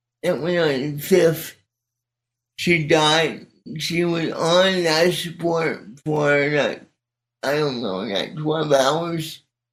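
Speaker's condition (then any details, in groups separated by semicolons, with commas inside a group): Cerebral palsy; speech not affected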